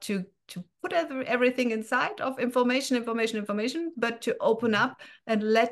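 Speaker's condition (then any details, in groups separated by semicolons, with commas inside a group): No condition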